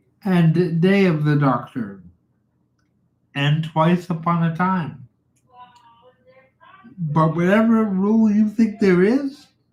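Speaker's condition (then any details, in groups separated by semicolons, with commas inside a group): Cerebral palsy; uses power chair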